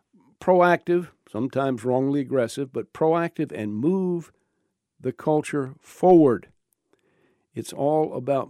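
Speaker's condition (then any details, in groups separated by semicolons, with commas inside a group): No condition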